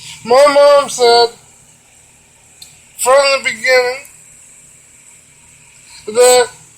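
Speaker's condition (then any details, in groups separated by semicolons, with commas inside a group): Cerebral palsy; wheelchair user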